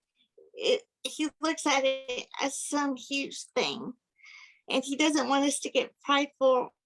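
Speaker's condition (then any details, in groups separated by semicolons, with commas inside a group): Cerebral palsy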